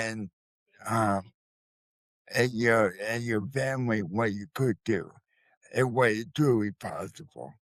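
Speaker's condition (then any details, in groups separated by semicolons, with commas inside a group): Cerebral palsy; uses wheelchair; wheelchair for 41 years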